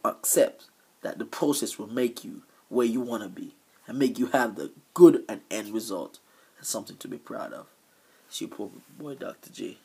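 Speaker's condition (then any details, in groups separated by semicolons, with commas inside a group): No condition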